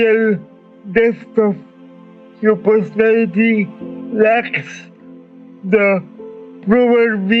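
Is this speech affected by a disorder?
Yes: cerebral palsy.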